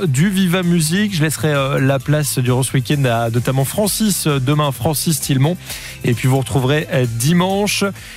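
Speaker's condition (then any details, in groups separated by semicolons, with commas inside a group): No condition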